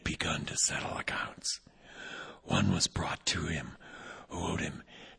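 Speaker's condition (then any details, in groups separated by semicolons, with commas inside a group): Vocal cord paralysis, unilateral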